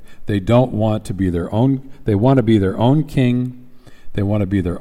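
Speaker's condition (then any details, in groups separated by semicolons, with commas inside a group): No condition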